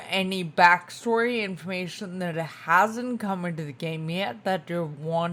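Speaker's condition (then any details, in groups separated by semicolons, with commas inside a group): Spinocerebellar ataxia type 2, SCA2; tongue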